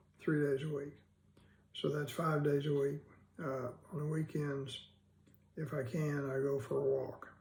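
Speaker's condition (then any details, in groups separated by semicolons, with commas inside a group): Parkinson's disease, mild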